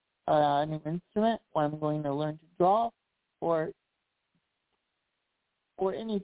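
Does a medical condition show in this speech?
Yes: cerebral palsy; walked with walker, daily walking practice down block and back set by father; past challenges speaking up, voice improved over last year, spanish speaker with limited english.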